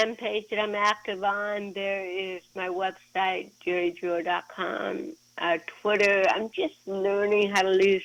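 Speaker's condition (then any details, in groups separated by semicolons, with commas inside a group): Cerebral palsy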